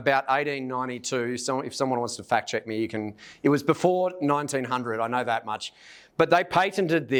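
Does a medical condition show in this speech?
No.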